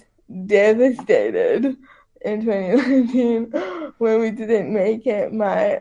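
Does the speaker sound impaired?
Yes: cerebral palsy; wheelchair user.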